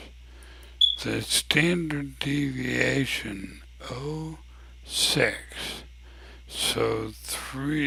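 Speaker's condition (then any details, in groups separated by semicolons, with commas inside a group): ALS; abnormally slow voice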